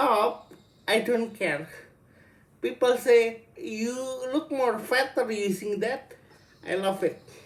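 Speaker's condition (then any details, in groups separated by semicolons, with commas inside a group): Cerebral palsy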